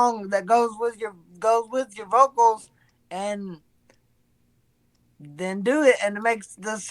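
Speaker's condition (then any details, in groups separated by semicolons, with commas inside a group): Severe traumatic brain injury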